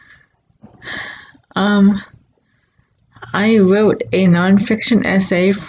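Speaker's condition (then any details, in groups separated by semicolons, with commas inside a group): Cerebral palsy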